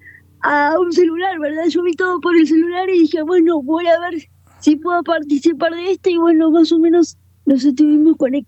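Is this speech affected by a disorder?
Yes: cerebral palsy, quadriparesis; speech affected along with mobility, confirmed by speaker.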